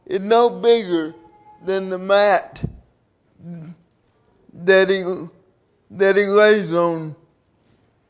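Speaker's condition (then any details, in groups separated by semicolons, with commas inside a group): Cerebral palsy; due to birth complications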